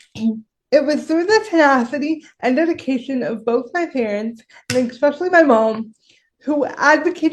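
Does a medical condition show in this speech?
Yes: cerebral palsy; severe, wheelchair.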